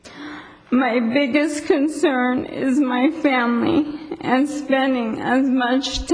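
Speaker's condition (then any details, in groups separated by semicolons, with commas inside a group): ALS; diagnosed about six weeks ago; speech audibly affected, swallowing and breathing issues, worsening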